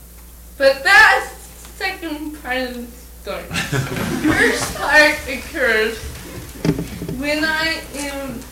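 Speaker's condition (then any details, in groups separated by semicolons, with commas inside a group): Cerebral palsy; air blocked after birth, revived, weak loose muscles, foot drop, trips and falls, slow rising; slurred, unintelligible when excited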